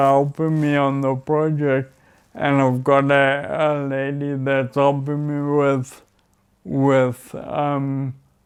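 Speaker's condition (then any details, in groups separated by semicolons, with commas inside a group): Friedreich's ataxia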